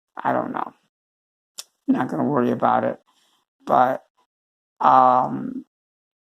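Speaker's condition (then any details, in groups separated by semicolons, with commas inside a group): Cerebral palsy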